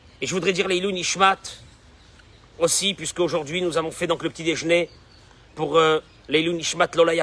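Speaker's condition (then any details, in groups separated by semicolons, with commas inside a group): No condition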